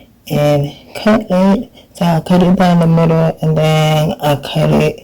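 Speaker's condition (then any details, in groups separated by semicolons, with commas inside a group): Cerebral palsy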